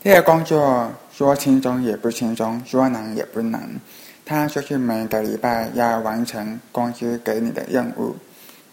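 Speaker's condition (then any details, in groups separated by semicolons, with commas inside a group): Hearing impairment; others speak too fast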